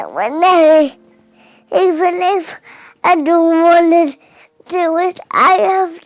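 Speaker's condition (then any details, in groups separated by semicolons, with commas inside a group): Four limb spastic cerebral palsy; four limb spastic, hydrocephalus with shunt; age 8, stretching, speech therapy, physiotherapy; therapy improves breathing control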